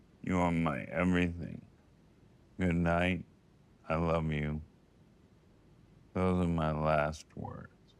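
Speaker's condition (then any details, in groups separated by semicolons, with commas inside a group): ALS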